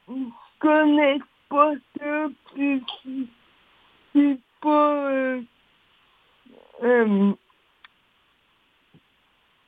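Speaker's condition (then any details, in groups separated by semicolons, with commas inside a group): Cerebral palsy; walks slowly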